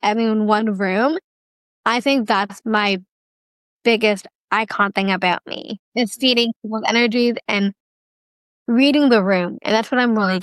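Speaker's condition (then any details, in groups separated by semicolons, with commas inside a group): Down syndrome; duplicate of the 21st chromosome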